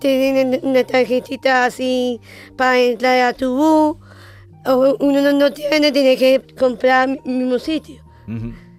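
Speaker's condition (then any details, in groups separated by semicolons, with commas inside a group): Down syndrome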